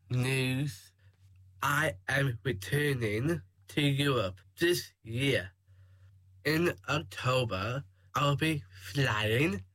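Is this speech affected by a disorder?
Yes: Down syndrome; 21 years old.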